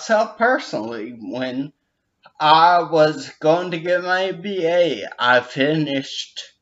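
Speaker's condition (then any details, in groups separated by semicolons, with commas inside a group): Brain injury with dysarthria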